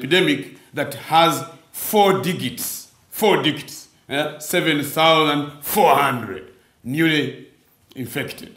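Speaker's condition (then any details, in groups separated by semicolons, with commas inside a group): No condition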